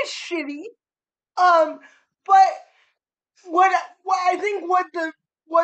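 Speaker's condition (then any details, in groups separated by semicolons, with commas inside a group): Cerebral palsy; spastic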